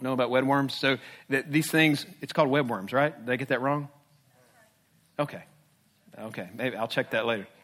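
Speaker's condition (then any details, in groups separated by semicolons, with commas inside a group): No condition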